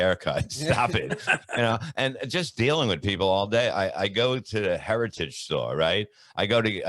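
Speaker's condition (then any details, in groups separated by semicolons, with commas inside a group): No condition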